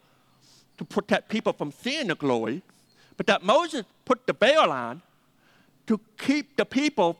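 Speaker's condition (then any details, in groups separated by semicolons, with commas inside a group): Deafness; 80% deaf, hard time hearing phone callers, needs names repeated several times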